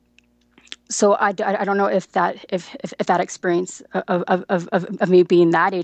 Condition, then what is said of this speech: Stuttering. For the most part, no, I often have a hard time with phone calls.